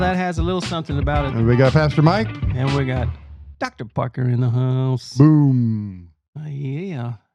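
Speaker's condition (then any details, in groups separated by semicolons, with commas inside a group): No condition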